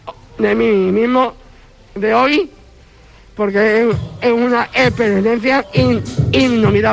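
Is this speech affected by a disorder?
Yes: Down syndrome; user of Down Mérida association.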